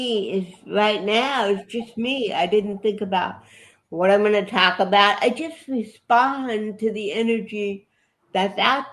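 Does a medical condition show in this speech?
Yes: cerebral palsy; present since at least age 11 or 12.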